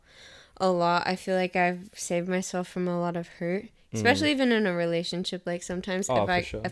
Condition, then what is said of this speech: No condition.